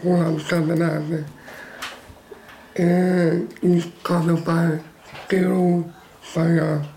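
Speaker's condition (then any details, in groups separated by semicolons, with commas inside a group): Hard of hearing; able to express herself verbally to some extent, hesitant repetitions when speaking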